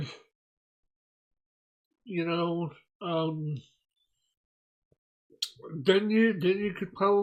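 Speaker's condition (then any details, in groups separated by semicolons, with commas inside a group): Mobius syndrome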